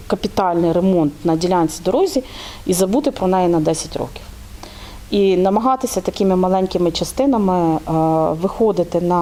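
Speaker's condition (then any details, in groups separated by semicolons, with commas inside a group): No condition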